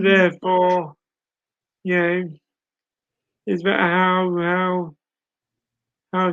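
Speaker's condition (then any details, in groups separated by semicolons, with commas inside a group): Cerebral palsy; speech impairment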